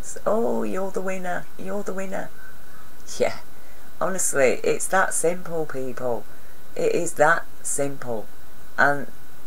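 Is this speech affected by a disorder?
No.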